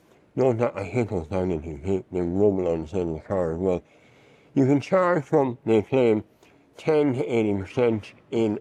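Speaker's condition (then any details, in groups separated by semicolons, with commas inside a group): Mouth cancer surgery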